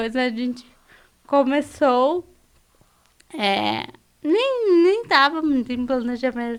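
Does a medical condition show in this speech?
Yes: cerebral palsy.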